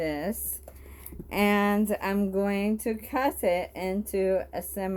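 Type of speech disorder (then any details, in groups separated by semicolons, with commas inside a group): Bulbar dysarthria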